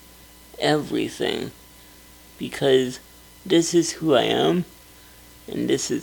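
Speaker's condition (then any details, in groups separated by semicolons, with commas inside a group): Cerebral palsy; wheelchair user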